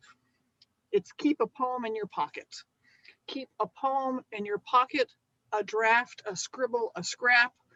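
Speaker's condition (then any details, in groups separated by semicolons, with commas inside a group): No condition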